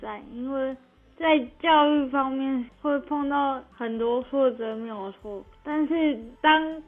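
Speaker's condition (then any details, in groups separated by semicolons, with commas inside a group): Cerebral palsy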